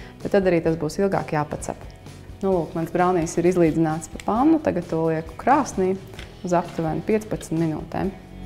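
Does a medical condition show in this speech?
No.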